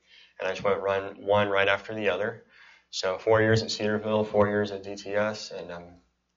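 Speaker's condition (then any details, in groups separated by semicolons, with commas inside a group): Cleft palate and cleft lip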